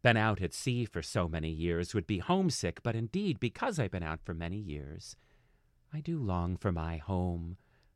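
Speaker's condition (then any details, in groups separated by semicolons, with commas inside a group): No condition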